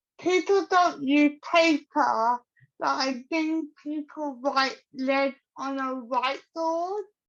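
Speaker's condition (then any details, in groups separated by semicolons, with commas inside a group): Cerebral palsy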